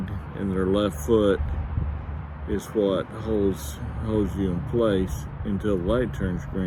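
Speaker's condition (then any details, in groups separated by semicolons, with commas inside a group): ALS; early stage, recently diagnosed, onset couple years ago, walking changes; slurred speech, hard forming words, choking on liquids, one cheek still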